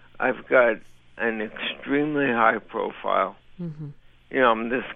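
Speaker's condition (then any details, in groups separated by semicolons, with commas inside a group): ALS (Lou Gehrig's disease); recently disclosed publicly; still able to drive and go to work, not yet facing breathing machine or voice box; voice a mess, people assume drunk, has to explain being sober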